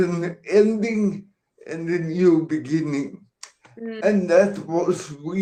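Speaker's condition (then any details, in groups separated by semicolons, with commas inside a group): Cerebral palsy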